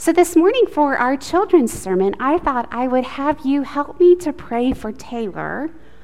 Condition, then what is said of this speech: None; typical speech.